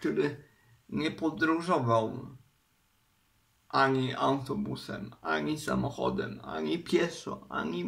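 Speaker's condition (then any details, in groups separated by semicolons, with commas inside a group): Cerebral palsy; uses wheelchair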